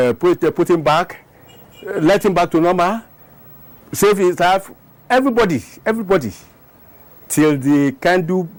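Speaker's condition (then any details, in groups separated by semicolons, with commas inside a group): No condition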